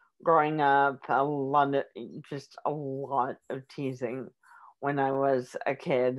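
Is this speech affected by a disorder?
Yes: cerebral palsy.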